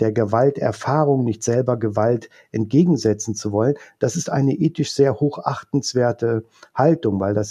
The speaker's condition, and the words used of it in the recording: No condition.